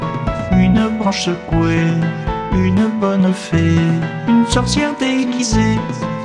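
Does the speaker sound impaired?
No.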